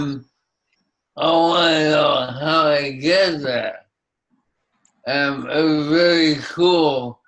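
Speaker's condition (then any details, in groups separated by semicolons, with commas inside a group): ALS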